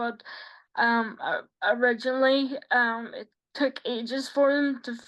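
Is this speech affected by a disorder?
Yes: quadriplegic cerebral palsy.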